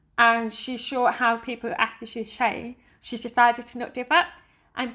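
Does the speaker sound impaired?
Yes: deafness; hears song beat and singing but not words, heavy metal rock indistinct, uses sign language.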